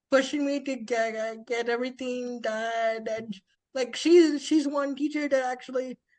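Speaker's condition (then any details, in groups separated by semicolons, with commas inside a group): Spastic quadriplegic cerebral palsy; spastic quadriplegic, present from birth, limited mobility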